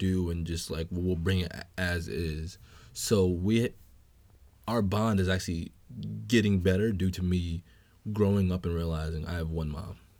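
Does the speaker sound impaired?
Yes: stuttering; here repeated sounds, prolonged sounds.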